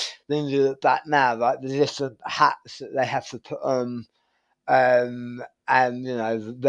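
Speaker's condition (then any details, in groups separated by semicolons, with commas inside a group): Tongue cancer surgery; right-side tongue surgery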